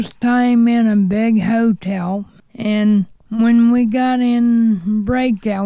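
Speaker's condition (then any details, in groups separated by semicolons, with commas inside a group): Cerebral palsy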